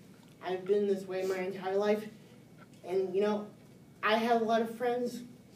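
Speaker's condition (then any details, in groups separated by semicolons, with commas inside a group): Cerebral palsy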